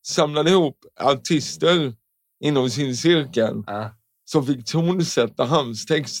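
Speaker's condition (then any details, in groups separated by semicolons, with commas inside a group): Cerebral palsy; paralysis, constant muscle tension, shorter tight muscles, stiff in childhood, hip slightly crooked, left leg turns inward, gait differs; speech impediment, sounds not quite like others, speech therapy in childhood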